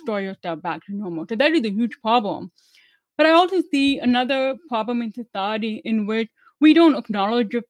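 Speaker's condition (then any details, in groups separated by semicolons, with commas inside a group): Deafness; hearing loss, about 25 years passing as hearing; uses hearing aids and closed captioning, not fluent in sign language; relearned English and speaking, about 10 years of speech therapy, told speaks really well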